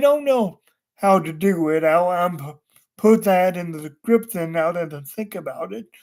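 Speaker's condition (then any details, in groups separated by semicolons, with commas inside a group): Cerebral palsy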